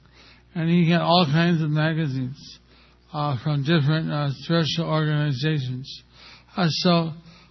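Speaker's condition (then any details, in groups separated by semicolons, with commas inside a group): Stroke with facial paralysis; half of face still paralyzed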